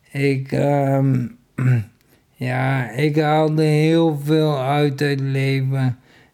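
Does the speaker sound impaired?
Yes: ALS; incurable muscle disease, first symptoms cramps; about five years since onset, earlier trials via TriCALS, then self-sought medication for a year; feels speech, swallowing and breathlessness improved on medication, speaks better than eighteen months ago.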